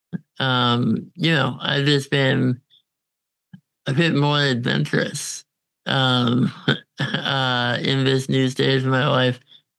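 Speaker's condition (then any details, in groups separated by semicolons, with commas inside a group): Congenital muscular dystrophy; on a ventilator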